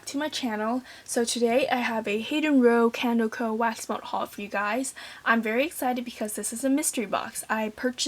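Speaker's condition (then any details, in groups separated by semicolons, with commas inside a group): No condition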